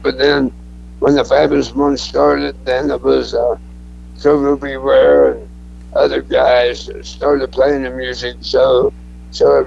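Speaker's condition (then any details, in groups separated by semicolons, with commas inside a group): Throat cancer; cancer survivor, alive and well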